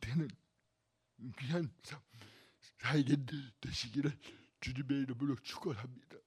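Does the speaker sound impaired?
Yes: cerebral palsy; worsening.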